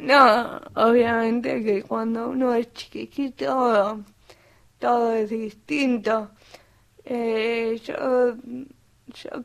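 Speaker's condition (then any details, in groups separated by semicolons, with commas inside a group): Cerebral palsy; cerebral palsy from birth, respiratory arrest at birth and again at 12 hours, acquired language; not getting stuck at all at this moment per host; answer formed in head but hard to get out, needs waiting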